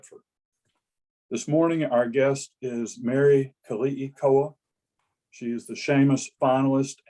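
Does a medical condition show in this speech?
No.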